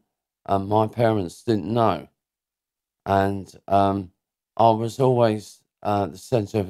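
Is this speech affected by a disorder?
Yes: cerebral palsy; diagnosed as baby.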